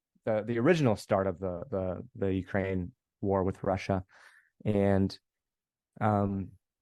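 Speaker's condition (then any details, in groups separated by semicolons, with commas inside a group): No condition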